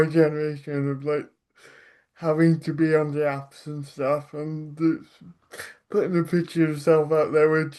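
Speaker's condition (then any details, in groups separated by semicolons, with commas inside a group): Cerebral palsy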